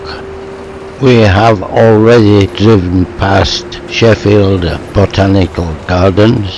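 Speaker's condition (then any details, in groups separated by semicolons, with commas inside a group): Motor neuron disease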